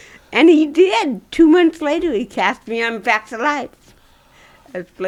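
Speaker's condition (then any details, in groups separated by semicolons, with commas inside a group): Cerebral palsy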